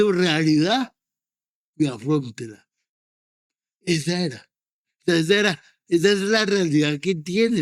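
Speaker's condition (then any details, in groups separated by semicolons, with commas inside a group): Cerebral palsy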